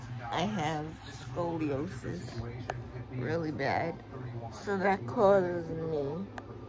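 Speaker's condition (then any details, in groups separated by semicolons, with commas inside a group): Cerebral palsy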